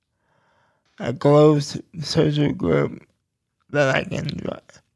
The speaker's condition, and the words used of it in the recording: Cerebral palsy. For me, I got a low voice when you see me in